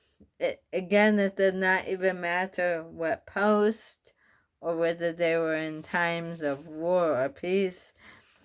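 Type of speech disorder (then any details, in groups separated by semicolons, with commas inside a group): Bulbar dysarthria; bulbar onset ALS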